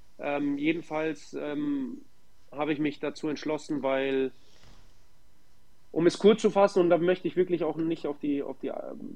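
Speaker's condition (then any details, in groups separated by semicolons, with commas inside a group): No condition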